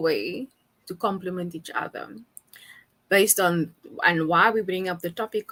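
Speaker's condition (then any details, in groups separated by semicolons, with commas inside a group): No condition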